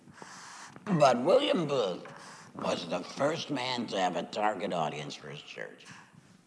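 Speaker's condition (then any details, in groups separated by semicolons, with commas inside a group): Laryngectomy; chemo and radiation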